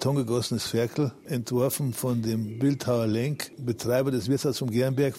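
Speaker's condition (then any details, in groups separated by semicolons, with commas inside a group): Parkinson's disease; public for about 11 years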